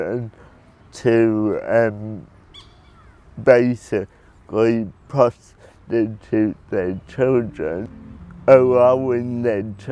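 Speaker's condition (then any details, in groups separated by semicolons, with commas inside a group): Cerebral palsy; early prognosis of never talking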